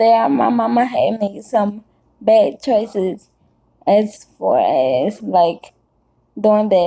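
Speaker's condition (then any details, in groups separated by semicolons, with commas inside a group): Cerebral palsy; caused by birth stroke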